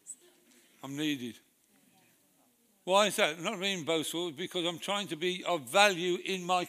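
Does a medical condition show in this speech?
Yes: Parkinson's disease; Parkinson's with arthritis, diagnosed by brain scan after failed medical, dragging foot, shaking; speech affected at brain scan, per doctors.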